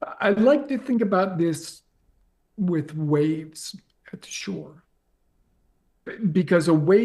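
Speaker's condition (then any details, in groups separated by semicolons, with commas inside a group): ALS; progressive, onset leg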